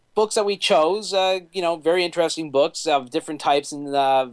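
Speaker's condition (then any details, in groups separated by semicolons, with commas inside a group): No condition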